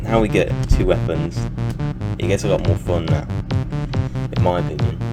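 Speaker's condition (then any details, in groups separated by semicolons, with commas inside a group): No condition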